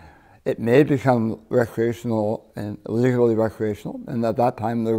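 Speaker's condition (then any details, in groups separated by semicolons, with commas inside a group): Partial glossectomy for tongue cancer; one third tongue removed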